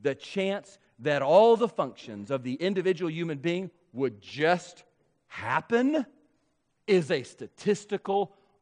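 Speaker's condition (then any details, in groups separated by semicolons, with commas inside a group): No condition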